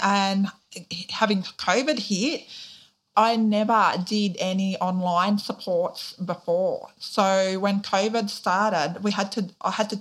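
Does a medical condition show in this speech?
Yes: deafness, profound; born deaf, recessive gene, Auslan sign language first language, started speaking at age 5; weekly private speech therapy in childhood, speaks clearly, bilingual Auslan and spoken English.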